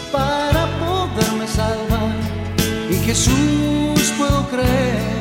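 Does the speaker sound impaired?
No.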